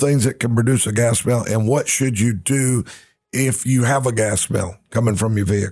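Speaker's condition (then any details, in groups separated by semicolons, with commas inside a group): No condition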